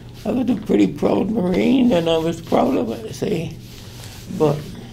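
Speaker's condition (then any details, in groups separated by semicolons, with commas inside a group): Traumatic brain injury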